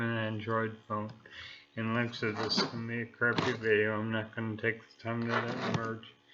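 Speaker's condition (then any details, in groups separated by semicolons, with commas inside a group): Neurological disease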